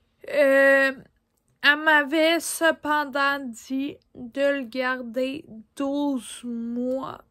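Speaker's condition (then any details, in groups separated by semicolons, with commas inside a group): Ataxia; degenerative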